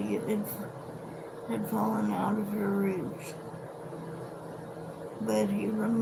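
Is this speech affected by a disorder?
Yes: cerebral palsy.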